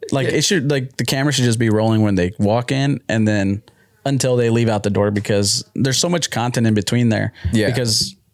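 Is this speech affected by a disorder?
No.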